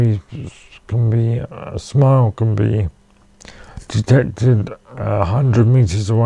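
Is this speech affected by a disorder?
Yes: cerebral palsy.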